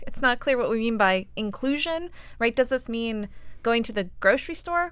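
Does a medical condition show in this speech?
No.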